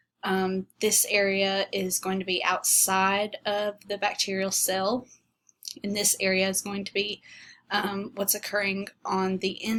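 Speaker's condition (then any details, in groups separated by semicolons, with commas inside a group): No condition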